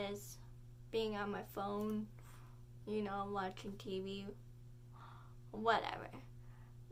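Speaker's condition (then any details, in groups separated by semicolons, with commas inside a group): Cerebral palsy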